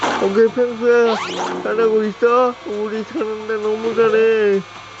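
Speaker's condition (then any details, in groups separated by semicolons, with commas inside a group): Brain lesion disability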